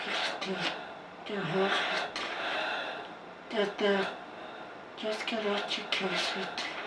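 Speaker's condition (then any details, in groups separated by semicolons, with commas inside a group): Fus ALS; genetic FUS mutation, highly aggressive, onset as limp; diagnosed age 23, cannot stand or walk, standing frame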